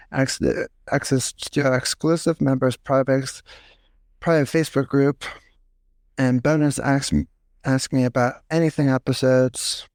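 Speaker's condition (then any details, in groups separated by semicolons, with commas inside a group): Cerebral palsy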